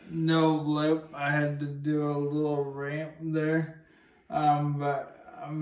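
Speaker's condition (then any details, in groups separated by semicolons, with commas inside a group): ALS; starting to lose voice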